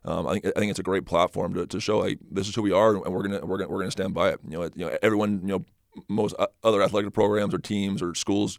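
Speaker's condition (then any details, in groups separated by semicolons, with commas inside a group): Stutter; trips over words, can't get words out off the cuff, less when prepared, confident; repeated sounds, repeated words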